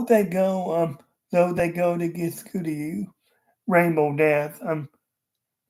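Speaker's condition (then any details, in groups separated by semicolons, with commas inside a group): Cerebral palsy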